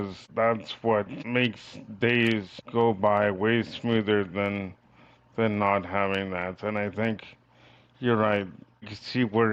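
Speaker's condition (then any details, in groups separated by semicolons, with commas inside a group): Cerebral palsy; from birth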